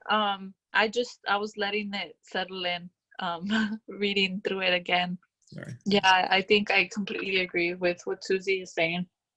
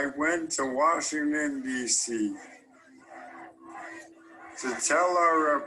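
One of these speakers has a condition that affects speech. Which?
The second: ALS; rapidly progressing whole-body paralysis, uses wheelchair; onset within a year, muscles weakening, losing walking, ventilator expected; voice changed, losing ability to speak.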